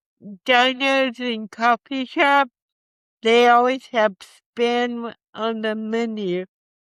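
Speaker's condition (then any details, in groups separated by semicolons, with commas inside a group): Cerebral palsy; from birth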